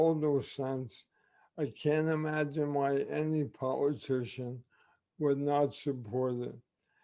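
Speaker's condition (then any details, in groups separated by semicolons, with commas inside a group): ALS; limb onset, prior ulnar nerve and cervical spine surgery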